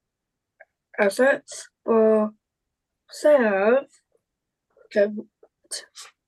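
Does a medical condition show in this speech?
Yes: Down syndrome.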